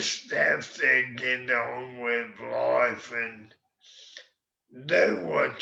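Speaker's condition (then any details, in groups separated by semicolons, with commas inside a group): MND; slower progressing form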